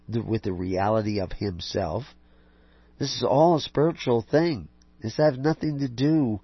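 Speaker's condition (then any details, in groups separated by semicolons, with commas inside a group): No condition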